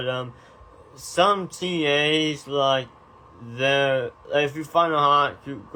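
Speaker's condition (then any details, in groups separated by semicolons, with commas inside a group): Tongue cancer surgery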